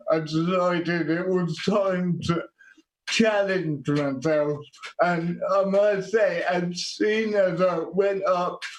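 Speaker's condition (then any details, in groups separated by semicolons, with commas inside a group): Quadriplegic cerebral palsy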